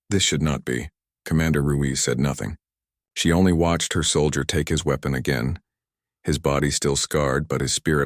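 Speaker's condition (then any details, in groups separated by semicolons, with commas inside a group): No condition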